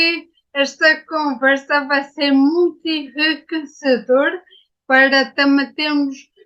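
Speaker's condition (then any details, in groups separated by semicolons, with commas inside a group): Ataxia after brain injury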